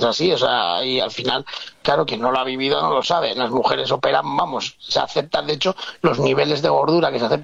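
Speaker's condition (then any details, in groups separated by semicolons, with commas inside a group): No condition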